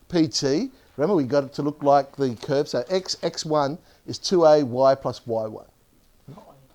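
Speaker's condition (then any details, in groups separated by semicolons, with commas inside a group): No condition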